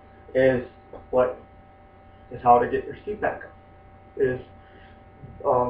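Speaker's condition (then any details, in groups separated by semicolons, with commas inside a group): Spastic quadriplegic cerebral palsy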